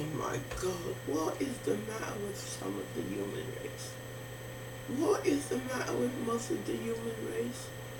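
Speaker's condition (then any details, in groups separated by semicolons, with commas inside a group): Facial palsy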